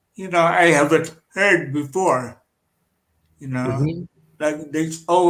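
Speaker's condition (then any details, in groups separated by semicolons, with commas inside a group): Cerebral palsy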